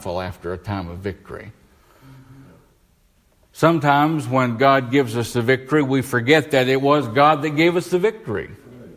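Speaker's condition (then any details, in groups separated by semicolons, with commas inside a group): No condition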